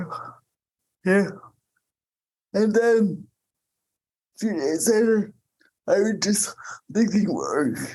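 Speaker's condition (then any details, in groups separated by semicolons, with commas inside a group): Cerebral palsy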